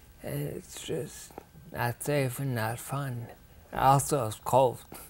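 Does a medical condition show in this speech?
Yes: ataxia; rare, progressive.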